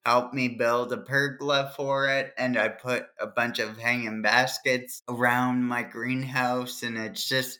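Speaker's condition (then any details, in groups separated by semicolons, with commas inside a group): Cerebral palsy; from birth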